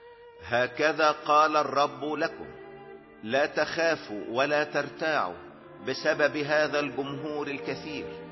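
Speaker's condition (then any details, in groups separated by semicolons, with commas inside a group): No condition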